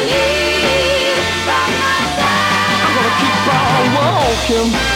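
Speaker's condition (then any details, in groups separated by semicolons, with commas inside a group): No condition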